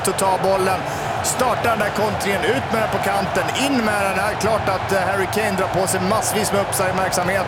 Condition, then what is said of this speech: None; typical speech.